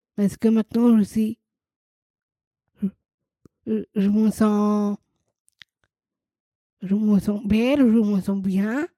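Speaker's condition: Down syndrome, trisomy 21

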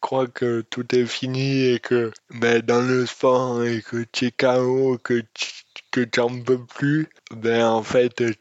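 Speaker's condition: Dystonia; congenital

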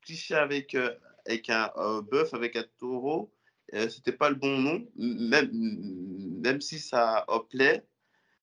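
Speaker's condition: Stuttering; never a problem for him, volunteers to speak to media; occasional stutter audible during interview; occasional mild stutter; repeated words, prolonged sounds

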